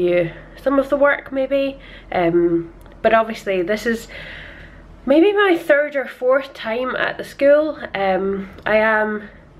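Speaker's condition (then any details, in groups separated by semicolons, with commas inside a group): No condition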